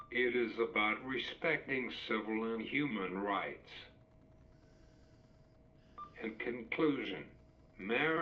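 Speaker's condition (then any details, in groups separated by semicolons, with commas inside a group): Cerebral palsy; uses wheelchair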